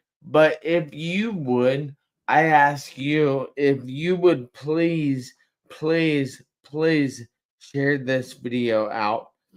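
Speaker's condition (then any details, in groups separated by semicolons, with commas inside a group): Traumatic brain injury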